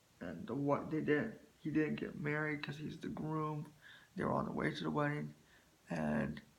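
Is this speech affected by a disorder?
Yes: spastic quadriplegic cerebral palsy.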